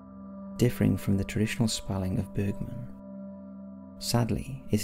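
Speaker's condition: No condition

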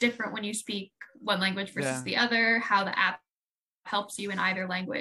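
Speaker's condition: No condition

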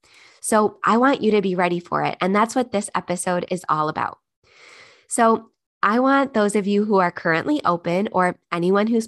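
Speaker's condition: No condition

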